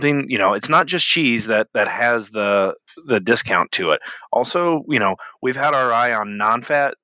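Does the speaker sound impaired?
No.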